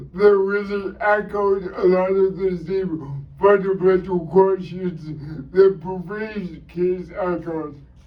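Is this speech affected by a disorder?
Yes: cerebral palsy.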